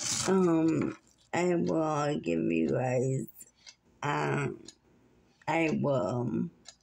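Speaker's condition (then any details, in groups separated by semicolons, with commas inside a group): Muscular dystrophy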